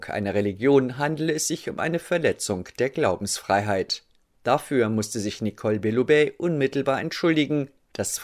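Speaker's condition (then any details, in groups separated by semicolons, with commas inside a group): No condition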